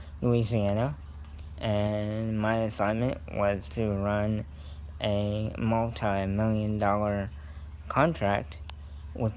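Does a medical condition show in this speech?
Yes: cerebral palsy; scoliosis.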